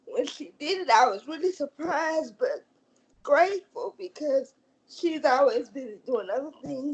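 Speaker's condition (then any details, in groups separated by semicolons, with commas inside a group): Cerebral palsy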